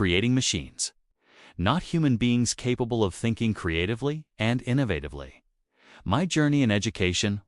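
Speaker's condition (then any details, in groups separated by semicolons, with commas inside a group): No condition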